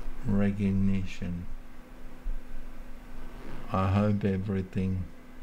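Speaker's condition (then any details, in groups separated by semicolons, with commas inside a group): Multiple sclerosis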